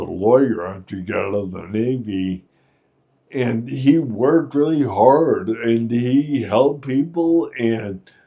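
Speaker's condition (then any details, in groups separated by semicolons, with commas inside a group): Friedreich's ataxia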